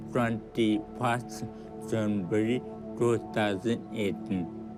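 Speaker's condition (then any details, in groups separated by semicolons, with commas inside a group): Traumatic brain injury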